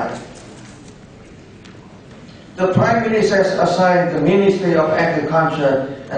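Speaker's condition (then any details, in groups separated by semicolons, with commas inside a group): No condition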